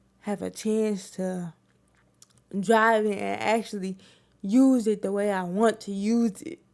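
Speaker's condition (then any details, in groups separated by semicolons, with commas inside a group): Cerebral palsy; wheelchair user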